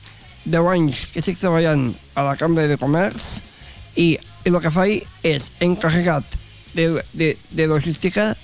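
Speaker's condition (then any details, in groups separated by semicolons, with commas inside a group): Down syndrome; extra chromosome, different pace of learning; age 30; very talkative, expresses self in own way and own words, dislikes being corrected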